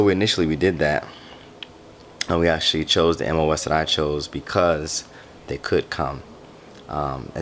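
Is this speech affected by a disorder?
No.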